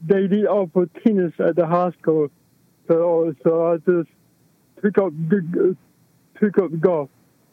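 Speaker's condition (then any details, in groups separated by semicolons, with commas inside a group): Cerebral palsy; affecting movement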